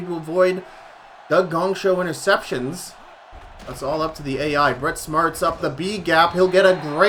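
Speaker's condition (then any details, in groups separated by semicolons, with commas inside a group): No condition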